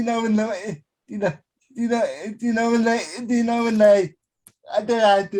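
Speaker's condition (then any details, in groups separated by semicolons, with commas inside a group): Cerebral palsy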